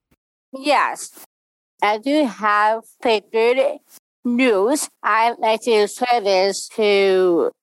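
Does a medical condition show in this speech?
Yes: Down syndrome; congenital.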